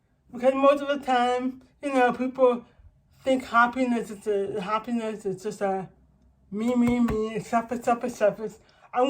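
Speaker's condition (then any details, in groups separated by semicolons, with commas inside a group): Cerebral palsy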